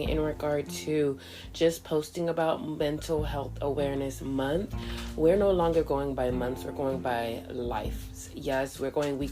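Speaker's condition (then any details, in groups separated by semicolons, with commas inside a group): No condition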